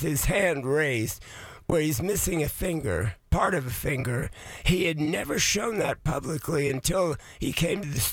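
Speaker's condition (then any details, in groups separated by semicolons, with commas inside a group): Voice changed after vocal cord surgery; likened to Miles Davis after surgery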